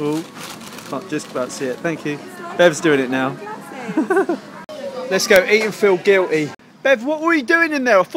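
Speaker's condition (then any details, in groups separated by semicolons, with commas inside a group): No condition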